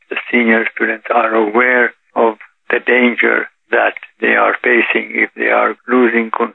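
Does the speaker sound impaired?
Yes: Parkinson's disease; Parkinson's disease detected about 8 years ago; age 84, symptoms not detectable by others, daily yoga (teaches 2 hours, practices 1 hour), walks 3 miles.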